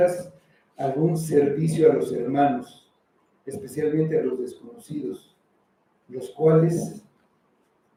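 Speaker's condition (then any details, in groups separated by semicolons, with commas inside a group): No condition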